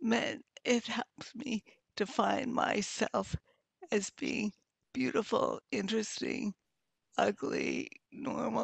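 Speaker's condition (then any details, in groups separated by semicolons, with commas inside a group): Advanced multiple sclerosis; quadriplegic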